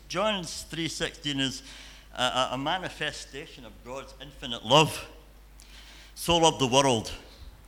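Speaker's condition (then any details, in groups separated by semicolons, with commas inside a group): Cleft palate and cleft lip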